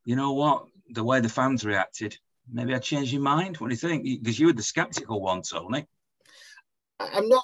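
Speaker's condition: No condition

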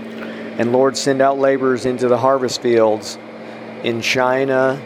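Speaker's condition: No condition

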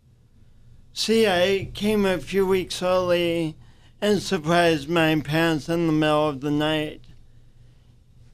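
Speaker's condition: Speech impediment from birth; pronounced impediment

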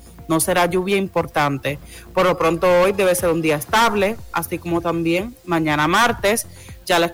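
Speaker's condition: No condition

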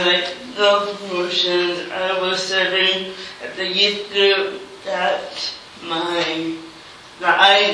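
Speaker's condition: Cerebral palsy

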